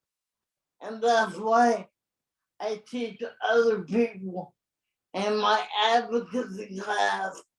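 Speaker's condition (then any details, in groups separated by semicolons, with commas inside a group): Cerebral palsy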